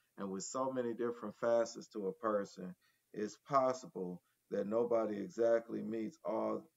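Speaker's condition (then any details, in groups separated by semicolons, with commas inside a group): No condition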